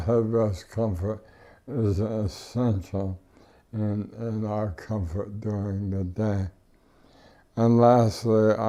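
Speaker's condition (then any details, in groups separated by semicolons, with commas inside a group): ALS; no tracheostomy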